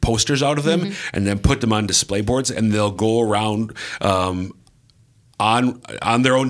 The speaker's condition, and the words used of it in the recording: None; typical speech.